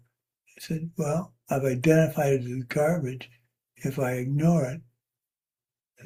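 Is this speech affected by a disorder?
Yes: Parkinson's; tremor varies day to day.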